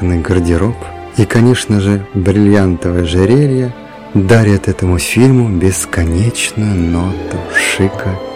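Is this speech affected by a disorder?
No.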